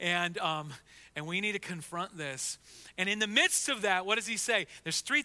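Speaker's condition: No condition

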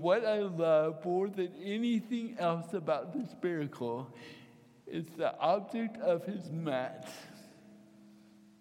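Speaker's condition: Cerebral palsy, mild; can't speak right

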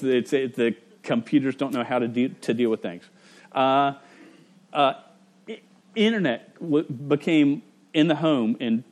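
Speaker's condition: Stutter; stutter since age five, persisting through adulthood; at times blocks and cannot say own name; repeated sounds, blocks

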